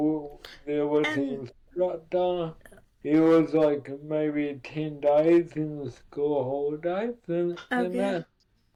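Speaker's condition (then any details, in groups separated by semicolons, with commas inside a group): Cerebral palsy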